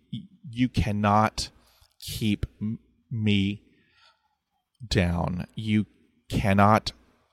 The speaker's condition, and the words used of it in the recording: Stuttering. I still stutter, but I have a great icebreaker, okay?